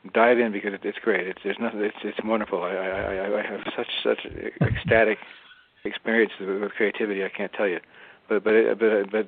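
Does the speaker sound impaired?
Yes: Parkinson's disease; some years before recording.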